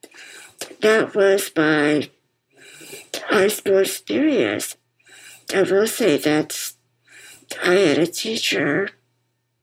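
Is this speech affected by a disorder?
Yes: muscular dystrophy; congenital form, diagnosed as toddler; BiPAP machine audible while talking.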